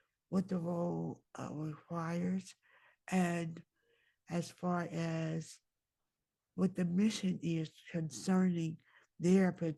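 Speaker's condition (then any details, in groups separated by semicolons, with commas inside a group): Myasthenia gravis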